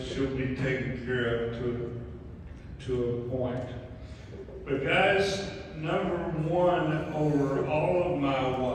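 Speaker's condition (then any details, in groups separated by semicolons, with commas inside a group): ALS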